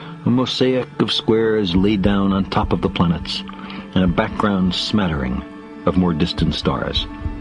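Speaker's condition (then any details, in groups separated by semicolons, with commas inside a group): No condition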